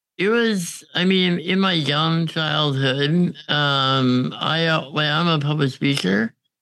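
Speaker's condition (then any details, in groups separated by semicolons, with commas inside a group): Congenital muscular dystrophy; uses ventilator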